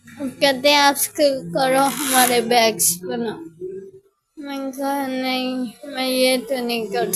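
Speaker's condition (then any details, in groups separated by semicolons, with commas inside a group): Speech difficulty after fall; affects walking and speech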